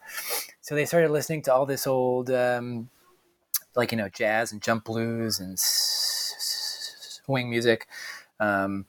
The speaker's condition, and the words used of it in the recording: Stuttering. Sorry, my throat's a little scratchy there.